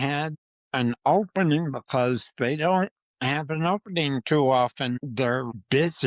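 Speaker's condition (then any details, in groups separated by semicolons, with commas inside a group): Parkinson's disease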